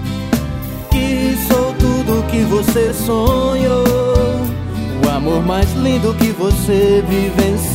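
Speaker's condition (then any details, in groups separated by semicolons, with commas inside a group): No condition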